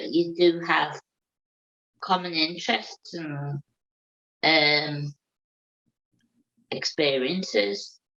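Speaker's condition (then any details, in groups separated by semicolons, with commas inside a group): Cerebral palsy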